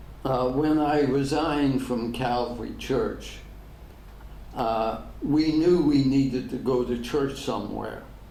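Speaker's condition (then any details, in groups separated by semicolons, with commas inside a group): ALS; degenerative; diagnosed ten years ago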